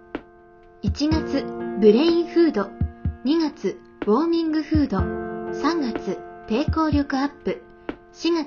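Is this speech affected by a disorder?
No.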